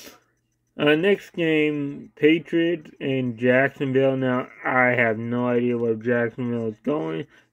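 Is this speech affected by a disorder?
Yes: cerebral palsy.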